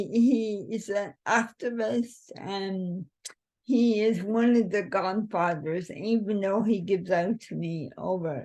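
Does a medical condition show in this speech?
Yes: cerebral palsy.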